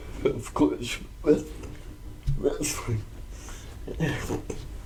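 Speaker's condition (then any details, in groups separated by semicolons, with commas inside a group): Cerebral palsy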